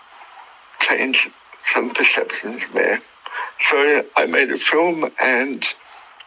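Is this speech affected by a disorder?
Yes: cerebral palsy; born two months premature, died twice at birth, uses wheelchair, considerable motor function difficulty.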